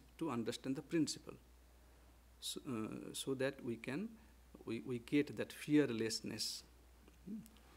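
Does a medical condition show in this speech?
No.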